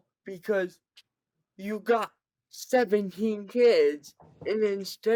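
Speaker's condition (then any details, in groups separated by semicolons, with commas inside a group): Cerebral palsy; present from birth, severe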